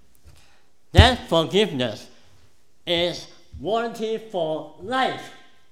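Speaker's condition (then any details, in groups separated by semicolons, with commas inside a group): Cleft palate; congenital cleft palate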